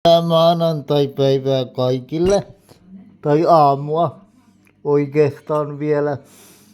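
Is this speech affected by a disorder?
Yes: cerebral palsy.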